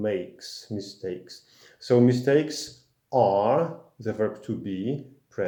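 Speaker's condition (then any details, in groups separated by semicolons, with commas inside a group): No condition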